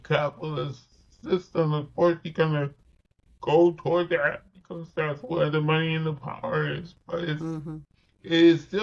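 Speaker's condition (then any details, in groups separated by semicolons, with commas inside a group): Cerebral palsy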